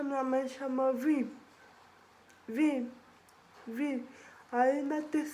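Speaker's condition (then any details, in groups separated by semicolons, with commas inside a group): Cerebral palsy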